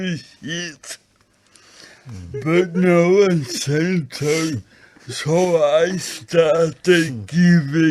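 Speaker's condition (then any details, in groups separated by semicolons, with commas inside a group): Acquired brain injury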